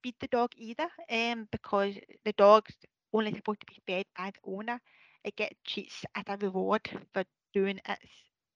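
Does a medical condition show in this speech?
Yes: deafness; hearing impairment with visual impairment, uses communication support workers, uses visual impairment software; attends audiology appointments, uses communication support workers to follow conversations; hearing impairment sometimes affects speech, sometimes talks too fast, unsure how loud or quiet.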